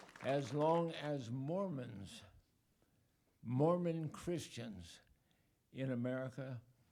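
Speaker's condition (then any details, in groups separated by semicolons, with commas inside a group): ALS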